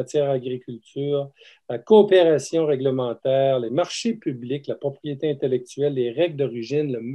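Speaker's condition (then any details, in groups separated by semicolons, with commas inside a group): No condition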